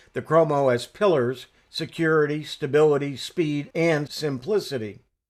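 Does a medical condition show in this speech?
No.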